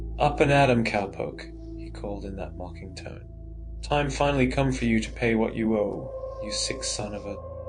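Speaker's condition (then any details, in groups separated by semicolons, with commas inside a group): No condition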